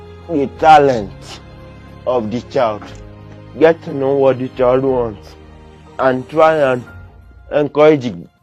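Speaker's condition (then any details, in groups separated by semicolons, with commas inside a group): Cerebral palsy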